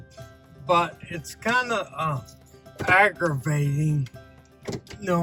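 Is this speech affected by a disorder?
Yes: ataxia.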